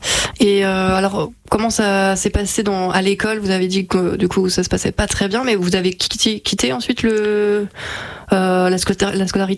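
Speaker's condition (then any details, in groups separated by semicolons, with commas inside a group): No condition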